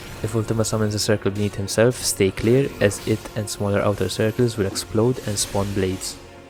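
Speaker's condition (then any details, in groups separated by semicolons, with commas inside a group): No condition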